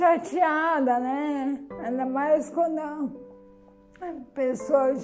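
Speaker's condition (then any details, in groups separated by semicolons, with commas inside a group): Amyotrophic lateral sclerosis; onset with left hand weakness; lost leg strength, right hand, all movement within months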